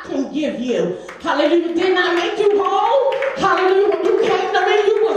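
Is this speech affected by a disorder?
No.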